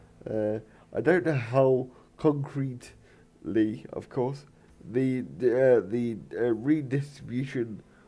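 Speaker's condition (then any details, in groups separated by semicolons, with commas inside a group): Cerebral palsy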